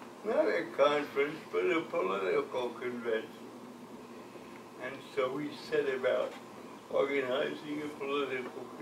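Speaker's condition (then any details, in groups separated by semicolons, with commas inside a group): Cerebral palsy; from birth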